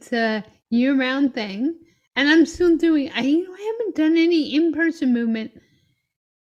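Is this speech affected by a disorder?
Yes: myotonic dystrophy.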